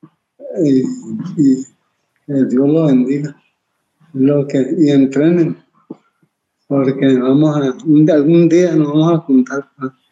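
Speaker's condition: Parkinson's disease; onset around age 29, 23 years since onset

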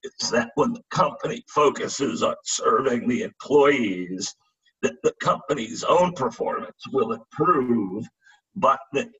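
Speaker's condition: Spasmodic dysphonia; acquired unexpectedly

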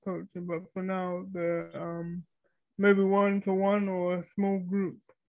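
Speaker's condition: Cerebral palsy (quadriplegia); present from birth, wheelchair user, operation when younger

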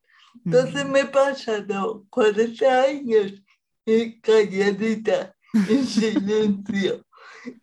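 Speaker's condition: Cerebral palsy; present at least 40 years

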